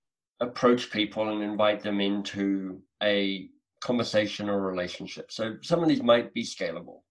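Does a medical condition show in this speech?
Yes: cleft lip and palate, mild; congenital cleft lip and palate, palate crevice, operated on in early childhood, flattened face and top lip, father and brother affected; slight speech disability audible in voice, self-described minor form.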